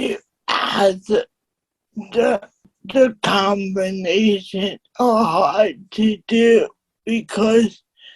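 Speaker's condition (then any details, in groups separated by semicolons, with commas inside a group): Cerebral palsy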